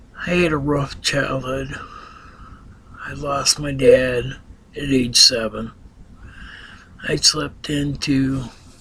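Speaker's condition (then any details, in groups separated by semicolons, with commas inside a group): Ataxia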